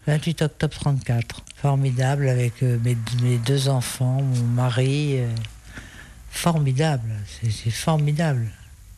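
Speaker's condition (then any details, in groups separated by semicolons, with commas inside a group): Parkinson's disease; noticed through trouble cycling on Île de Ré, can no longer ride a bike, uses wheelchair; no tremor during interview, on medication; rate sometimes slightly slowed, possibly from medication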